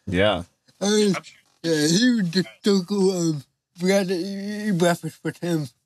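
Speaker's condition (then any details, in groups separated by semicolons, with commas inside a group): Cerebral palsy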